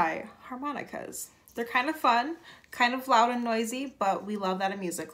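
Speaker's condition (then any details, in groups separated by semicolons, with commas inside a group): No condition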